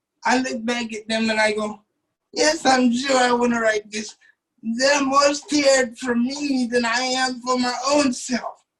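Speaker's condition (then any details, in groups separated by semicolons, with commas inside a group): Cerebral palsy; 27 years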